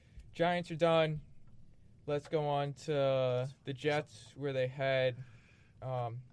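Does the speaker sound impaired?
No.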